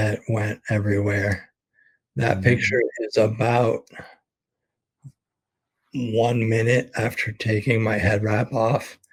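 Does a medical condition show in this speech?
Yes: ALS; expects to lose voice very soon.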